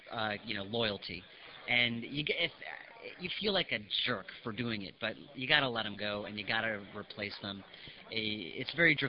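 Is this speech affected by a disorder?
No.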